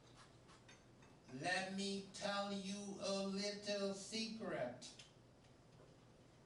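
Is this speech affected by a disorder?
Yes: aphasia after stroke; severe left brain damage from stroke, right side paralyzed at first, no speech 2 years; 5 years since stroke, melodic intonation therapy, therapy at Rusk three times weekly; foreign-sounding accent, sings to speak, blinked yes and no early, couldn't complete thoughts.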